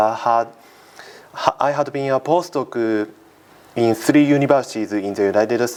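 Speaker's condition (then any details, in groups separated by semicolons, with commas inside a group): No condition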